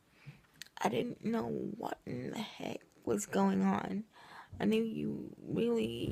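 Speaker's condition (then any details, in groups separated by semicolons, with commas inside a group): Cerebral palsy, triplegia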